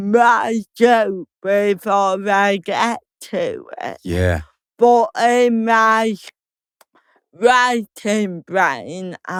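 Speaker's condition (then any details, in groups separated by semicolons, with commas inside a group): Cerebral palsy; slow speech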